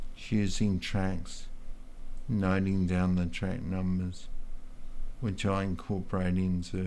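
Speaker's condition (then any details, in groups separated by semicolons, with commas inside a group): Multiple sclerosis; nerve damage to body muscles, wheelchair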